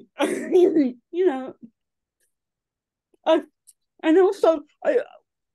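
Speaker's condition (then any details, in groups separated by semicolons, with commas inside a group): Cerebral palsy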